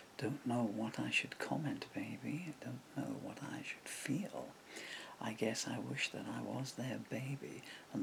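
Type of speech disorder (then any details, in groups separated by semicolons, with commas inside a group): Bulbar dysarthria; progressive bulbar palsy (MND)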